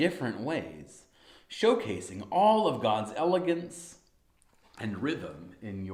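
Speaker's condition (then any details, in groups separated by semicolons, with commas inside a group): No condition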